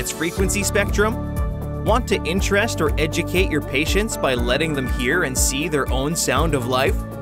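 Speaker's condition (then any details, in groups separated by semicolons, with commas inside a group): No condition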